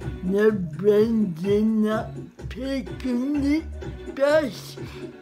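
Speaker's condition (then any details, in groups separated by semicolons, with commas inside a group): Cerebral palsy; spastic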